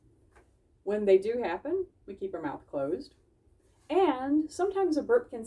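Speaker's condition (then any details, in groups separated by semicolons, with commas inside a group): No condition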